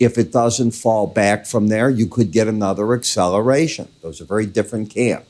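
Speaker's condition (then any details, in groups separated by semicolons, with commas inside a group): No condition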